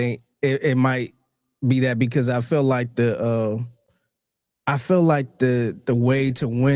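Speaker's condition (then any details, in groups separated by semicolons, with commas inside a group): No condition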